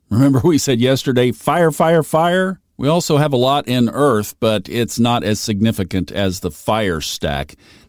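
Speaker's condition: No condition

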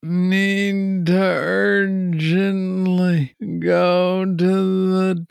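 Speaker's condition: Parkinson's disease; voice sounds super strong some weeks, varies week to week, facial pulling to left

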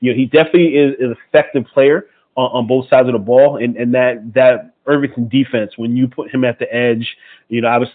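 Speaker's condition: No condition

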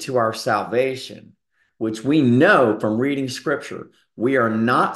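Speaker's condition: No condition

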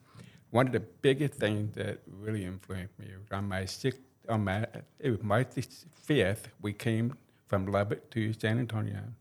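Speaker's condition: Hearing impairment, cochlear implant

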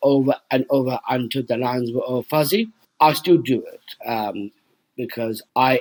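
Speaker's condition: Down syndrome

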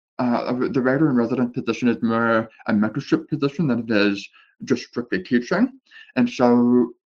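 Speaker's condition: Deafness with speech impediment, born deaf

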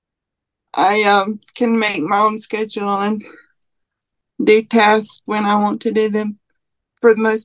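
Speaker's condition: Cerebral palsy; would like to have it

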